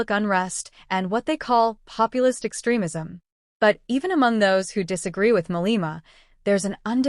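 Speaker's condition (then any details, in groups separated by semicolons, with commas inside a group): No condition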